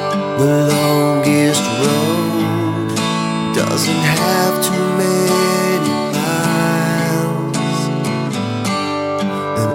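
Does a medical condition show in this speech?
No.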